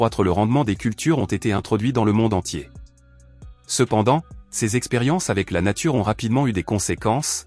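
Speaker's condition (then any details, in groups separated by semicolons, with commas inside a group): No condition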